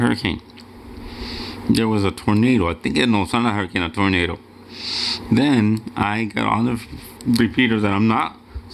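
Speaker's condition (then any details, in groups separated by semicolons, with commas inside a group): Cerebral palsy; wheelchair user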